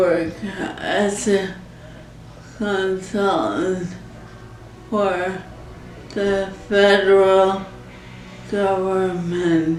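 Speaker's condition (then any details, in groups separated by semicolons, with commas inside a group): ALS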